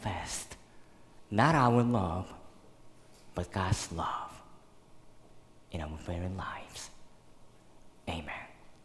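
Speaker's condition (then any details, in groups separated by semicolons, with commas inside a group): Cleft lip and palate; very severe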